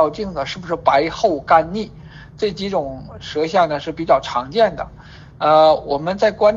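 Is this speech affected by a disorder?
No.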